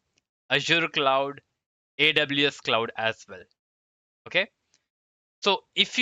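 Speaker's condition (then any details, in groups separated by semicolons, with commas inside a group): No condition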